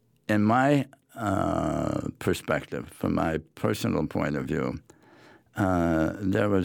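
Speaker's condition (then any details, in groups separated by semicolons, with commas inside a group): Head and neck cancer; large inoperable base-of-tongue tumor in 80s, biopsy by dr. Yarbrough at Yale, clinical trial chemoradiation; after 8 weeks weekly chemo and weekday radiation, fatigue, wheelchair near end of treatment; before diagnosis, tongue moved awkwardly, swallowing problems and coughing, barium swallow at Norwalk Hospital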